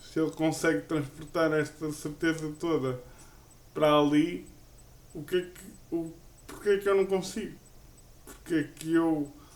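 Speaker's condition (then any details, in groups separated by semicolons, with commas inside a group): Cerebral palsy; uses a wheelchair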